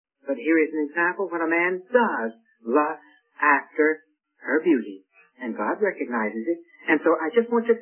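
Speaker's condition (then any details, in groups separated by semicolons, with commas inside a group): No condition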